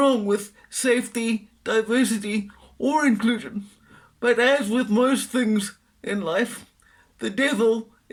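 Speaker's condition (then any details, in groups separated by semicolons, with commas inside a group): Quadriplegic cerebral palsy, severe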